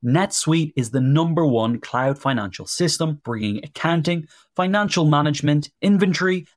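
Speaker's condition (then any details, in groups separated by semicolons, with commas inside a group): No condition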